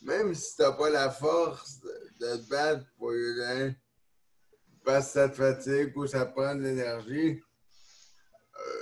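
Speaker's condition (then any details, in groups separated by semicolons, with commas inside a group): Neonatal cerebral palsy; neonatal onset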